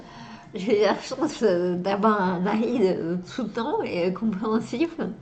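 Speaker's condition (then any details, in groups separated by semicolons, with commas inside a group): Dystonia and multiple sclerosis; hereditary dystonia, involuntary contractions, abnormal postures, plus multiple sclerosis; dystonia since age 5 or 6, multiple sclerosis since about 20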